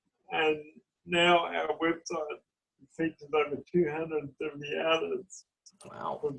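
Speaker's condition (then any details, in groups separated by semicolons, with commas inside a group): Cerebral palsy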